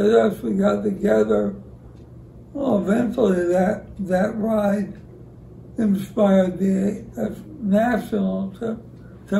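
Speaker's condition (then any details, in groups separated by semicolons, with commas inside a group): ALS; about 25 years since diagnosis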